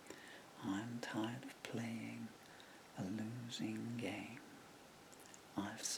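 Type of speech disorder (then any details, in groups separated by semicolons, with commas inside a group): Bulbar dysarthria; progressive bulbar palsy (MND)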